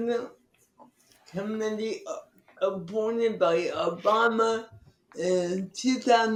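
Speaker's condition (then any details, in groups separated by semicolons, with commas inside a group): Cerebral palsy; from birth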